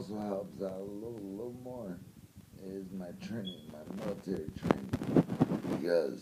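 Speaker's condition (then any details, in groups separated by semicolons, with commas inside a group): Brain injury; car accident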